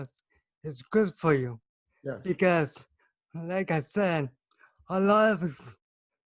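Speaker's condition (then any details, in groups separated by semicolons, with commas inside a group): Cerebral palsy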